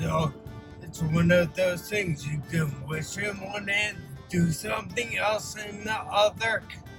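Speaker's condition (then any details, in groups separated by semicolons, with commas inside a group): Ataxia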